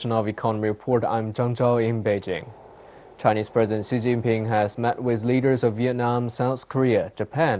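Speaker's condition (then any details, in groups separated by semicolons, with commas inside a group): No condition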